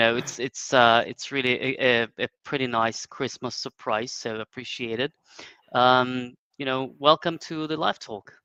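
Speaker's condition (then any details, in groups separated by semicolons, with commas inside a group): No condition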